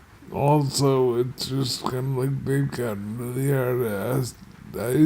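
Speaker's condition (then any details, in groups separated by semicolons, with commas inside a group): Multiple sclerosis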